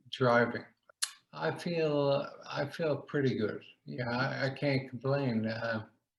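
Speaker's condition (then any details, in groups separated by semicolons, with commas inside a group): Multiple sclerosis; about 30 years, possibly progressive, type unconfirmed; slurred speech first symptom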